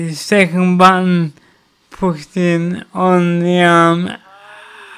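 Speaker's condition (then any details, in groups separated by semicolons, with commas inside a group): Cerebral palsy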